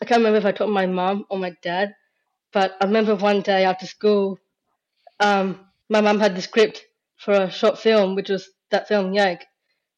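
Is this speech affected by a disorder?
Yes: Down syndrome.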